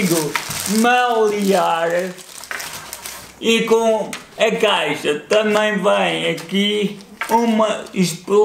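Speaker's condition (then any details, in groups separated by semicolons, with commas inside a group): Cerebral palsy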